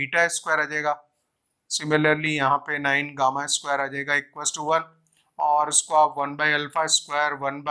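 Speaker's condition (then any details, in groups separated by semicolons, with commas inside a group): No condition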